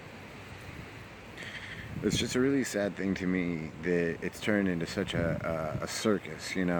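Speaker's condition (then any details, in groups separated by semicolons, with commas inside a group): No condition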